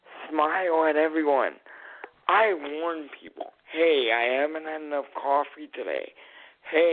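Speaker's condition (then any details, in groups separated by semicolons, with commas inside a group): Cerebral palsy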